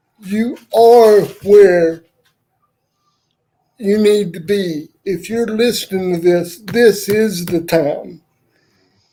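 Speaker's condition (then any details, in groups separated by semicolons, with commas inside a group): Cerebral palsy; uses wheelchair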